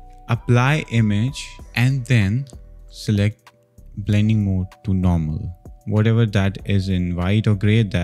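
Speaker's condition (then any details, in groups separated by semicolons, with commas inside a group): No condition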